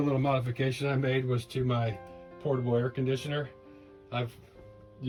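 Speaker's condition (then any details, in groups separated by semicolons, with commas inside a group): No condition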